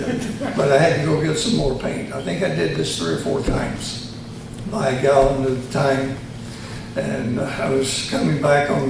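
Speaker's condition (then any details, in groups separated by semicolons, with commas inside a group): Tongue cancer surgery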